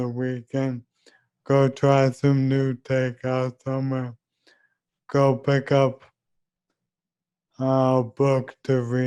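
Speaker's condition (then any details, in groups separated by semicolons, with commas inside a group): ALS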